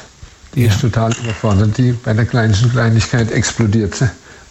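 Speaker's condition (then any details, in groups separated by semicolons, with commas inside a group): Parkinson's disease, early onset; onset age 40, first symptom arm not swinging while walking, diagnosed by neurologist via medication response; 20 years since first symptom, symptom-suppressing medication, physiotherapy again, falls 3-4 times daily, limited sport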